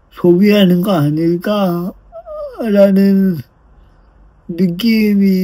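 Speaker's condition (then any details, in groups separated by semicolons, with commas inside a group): Brain lesion disability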